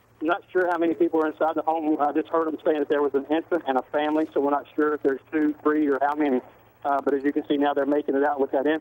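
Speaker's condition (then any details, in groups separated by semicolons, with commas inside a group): No condition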